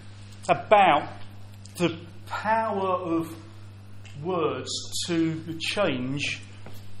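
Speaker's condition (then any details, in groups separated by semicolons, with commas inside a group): Stammer; audible stammer; prolonged sounds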